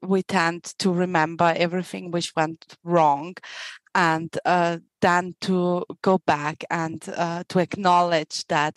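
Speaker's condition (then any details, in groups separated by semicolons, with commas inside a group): No condition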